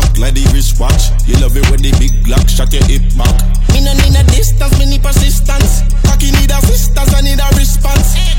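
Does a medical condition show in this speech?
No.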